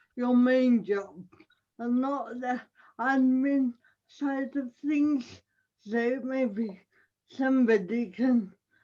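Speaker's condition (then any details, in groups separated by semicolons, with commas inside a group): Cerebral palsy; audible speech impairment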